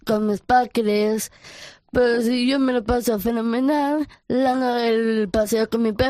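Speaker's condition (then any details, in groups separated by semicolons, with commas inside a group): Down syndrome; congenital, extra chromosome 21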